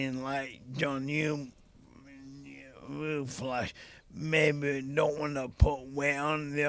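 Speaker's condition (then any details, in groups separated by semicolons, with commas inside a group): ALS; young onset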